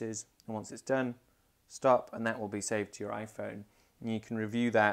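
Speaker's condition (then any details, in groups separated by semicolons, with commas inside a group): No condition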